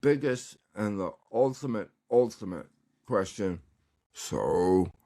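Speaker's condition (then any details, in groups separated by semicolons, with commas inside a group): Tongue cancer; recovering, tongue exercises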